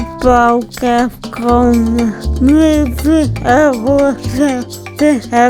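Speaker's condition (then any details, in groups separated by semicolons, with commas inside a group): Cerebral palsy; from birth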